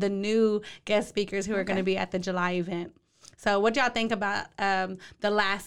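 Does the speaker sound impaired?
No.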